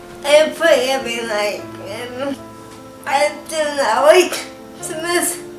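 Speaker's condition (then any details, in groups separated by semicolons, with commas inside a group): Cerebral palsy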